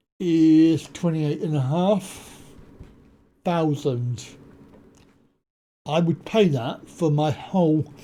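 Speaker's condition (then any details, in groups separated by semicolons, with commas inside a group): Cerebral palsy; back surgery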